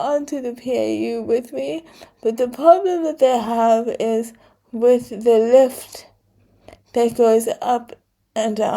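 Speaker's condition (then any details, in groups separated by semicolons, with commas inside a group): Cerebral palsy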